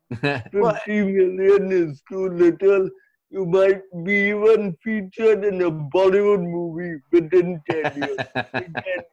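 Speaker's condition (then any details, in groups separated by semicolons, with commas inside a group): Cerebral palsy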